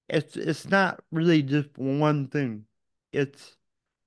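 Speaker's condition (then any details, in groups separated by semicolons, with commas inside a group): Cerebral palsy; born without heartbeat or breathing, revived, oxygen loss brain damage, diagnosed age one, physical only; physical challenges, mentally unaffected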